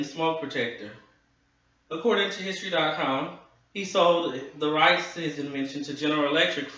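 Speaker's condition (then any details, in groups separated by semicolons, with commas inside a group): No condition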